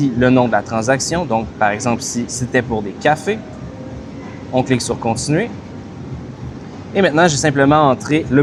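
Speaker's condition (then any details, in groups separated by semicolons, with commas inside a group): No condition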